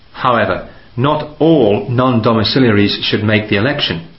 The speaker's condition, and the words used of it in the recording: None; typical speech.